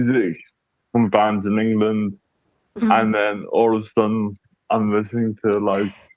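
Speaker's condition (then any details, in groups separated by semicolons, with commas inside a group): Cerebral palsy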